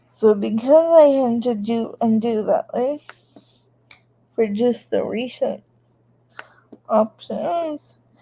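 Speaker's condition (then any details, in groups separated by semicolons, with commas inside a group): Cerebral palsy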